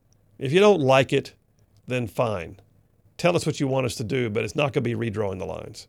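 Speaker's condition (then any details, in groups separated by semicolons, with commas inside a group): No condition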